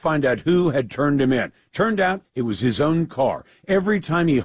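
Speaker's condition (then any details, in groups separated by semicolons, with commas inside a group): No condition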